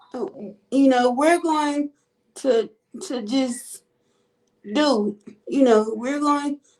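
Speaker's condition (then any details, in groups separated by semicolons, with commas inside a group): Cerebral palsy; quadriplegic type, all four limbs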